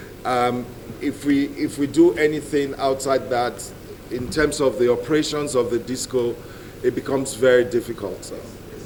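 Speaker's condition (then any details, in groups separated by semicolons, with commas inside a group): No condition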